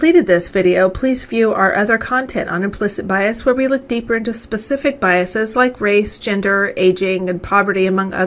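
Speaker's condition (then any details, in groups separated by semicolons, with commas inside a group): No condition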